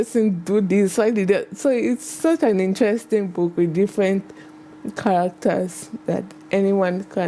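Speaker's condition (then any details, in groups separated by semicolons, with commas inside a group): Cerebral palsy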